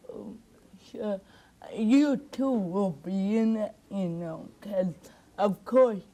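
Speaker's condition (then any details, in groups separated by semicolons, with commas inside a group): Cerebral palsy; speech improved over past year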